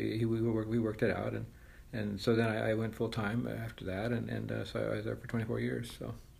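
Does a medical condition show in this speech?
Yes: Parkinson's disease; Parkinson's disease for quite a while; traveling increasingly difficult.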